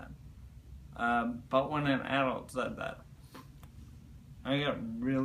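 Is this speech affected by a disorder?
Yes: cerebral palsy; present from birth.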